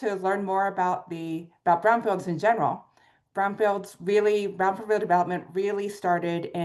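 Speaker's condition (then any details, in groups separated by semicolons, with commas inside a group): No condition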